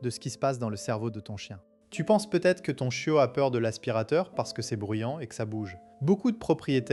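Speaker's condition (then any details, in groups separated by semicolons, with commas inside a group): No condition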